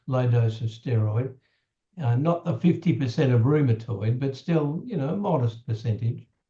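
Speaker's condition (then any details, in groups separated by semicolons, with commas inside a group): No condition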